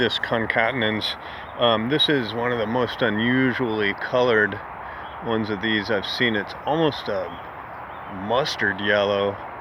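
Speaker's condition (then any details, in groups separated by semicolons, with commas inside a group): No condition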